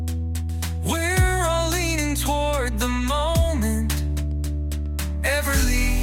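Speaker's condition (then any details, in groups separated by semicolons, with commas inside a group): No condition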